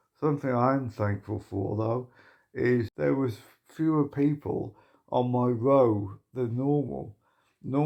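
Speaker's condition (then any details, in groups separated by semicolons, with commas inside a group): Motor neuron disease; progressive muscle wasting whole body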